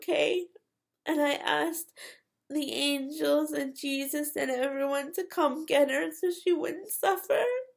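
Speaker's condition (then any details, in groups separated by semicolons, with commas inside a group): Cerebral palsy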